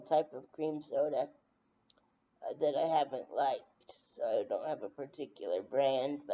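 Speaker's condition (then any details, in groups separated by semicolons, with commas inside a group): Brain injury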